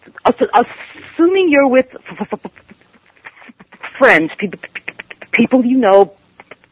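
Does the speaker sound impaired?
Yes: stuttering; stuttering at ages 10 to 15; ongoing stuttering, attends NSA stuttering conferences; stays with stutter rather than changing words, speech tools mentally exhausting, hard to focus on message; here repeated sounds, prolonged sounds, blocks.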